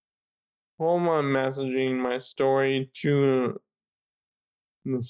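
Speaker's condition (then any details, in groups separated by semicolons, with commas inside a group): Friedreich's ataxia; 14 years since diagnosis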